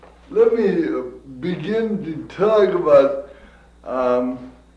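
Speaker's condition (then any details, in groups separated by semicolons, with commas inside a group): Cerebral palsy; from birth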